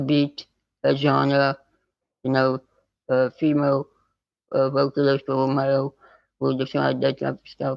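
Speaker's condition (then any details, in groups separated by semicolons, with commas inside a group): Spinal muscular atrophy type 2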